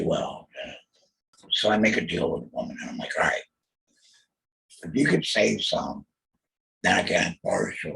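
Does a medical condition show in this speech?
Yes: total laryngectomy.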